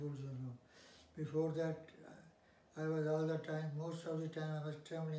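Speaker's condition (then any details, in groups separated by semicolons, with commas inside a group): Parkinson's disease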